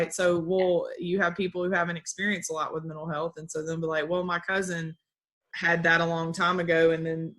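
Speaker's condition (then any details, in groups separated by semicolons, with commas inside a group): No condition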